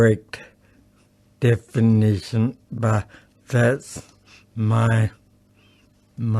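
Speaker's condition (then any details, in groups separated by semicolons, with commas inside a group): Acquired brain injury; over 30 years since injury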